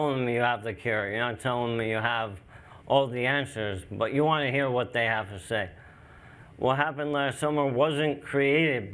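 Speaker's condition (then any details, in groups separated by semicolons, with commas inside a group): ALS; still able to speak, dry mouth while speaking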